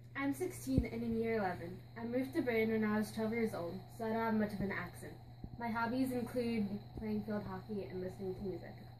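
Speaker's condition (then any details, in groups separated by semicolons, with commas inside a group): No condition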